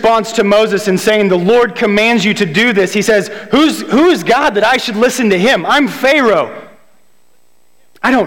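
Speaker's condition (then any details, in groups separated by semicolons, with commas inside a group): No condition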